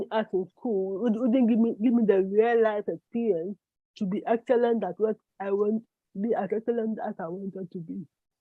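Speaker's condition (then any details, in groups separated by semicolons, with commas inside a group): Cerebral palsy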